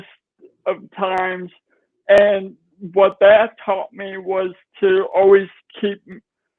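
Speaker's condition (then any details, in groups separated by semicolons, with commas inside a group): Cerebral palsy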